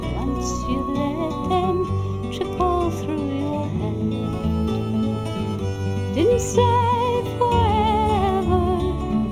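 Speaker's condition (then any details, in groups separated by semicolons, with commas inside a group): No condition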